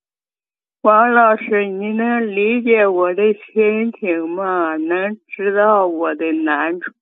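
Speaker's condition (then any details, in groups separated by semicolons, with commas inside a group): Speech impairment after cerebral hemorrhage; aftereffects of a single cerebral hemorrhage, high blood pressure at onset, 178 untreated; not fluent, audibly unclear, noticed by host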